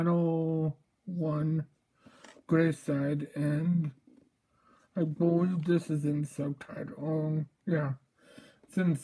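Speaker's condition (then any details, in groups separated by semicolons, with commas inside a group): Mobius syndrome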